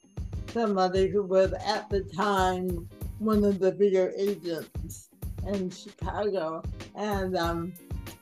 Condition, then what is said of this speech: Cerebral palsy. So the result of that was, at the age of 2, I was diagnosed with cerebral palsy, which mildly affects my speaking gait.